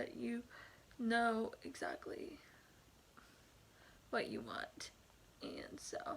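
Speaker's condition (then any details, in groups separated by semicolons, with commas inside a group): Cerebral palsy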